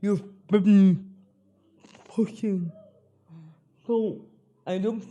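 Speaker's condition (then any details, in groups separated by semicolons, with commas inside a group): Spastic cerebral palsy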